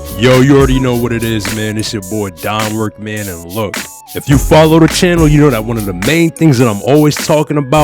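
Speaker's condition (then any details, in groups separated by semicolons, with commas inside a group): No condition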